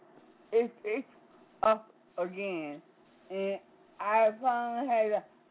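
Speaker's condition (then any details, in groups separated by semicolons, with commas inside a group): Speech impediment; disability; sees speech therapist, practices breathing by hosting Blog Talk Radio show; sometimes gets stuck, breath won't push words out, speech very clear today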